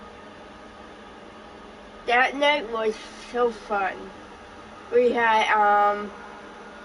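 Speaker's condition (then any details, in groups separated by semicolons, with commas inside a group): Cerebral palsy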